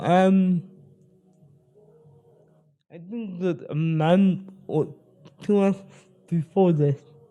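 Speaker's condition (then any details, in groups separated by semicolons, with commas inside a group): Spastic cerebral palsy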